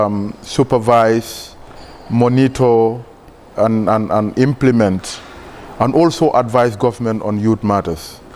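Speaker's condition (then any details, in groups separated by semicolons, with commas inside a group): No condition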